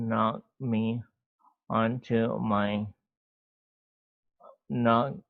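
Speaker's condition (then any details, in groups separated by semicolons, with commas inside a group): MND; slower speech, speech impediment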